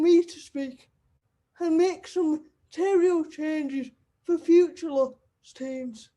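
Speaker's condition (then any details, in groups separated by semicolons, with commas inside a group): Cerebral palsy; wheelchair user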